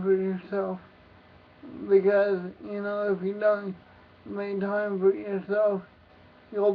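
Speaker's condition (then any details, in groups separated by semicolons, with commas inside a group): Cerebral palsy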